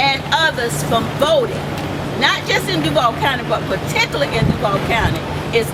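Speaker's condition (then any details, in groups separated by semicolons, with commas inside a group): No condition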